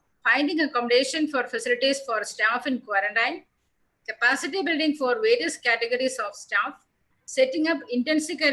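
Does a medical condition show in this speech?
No.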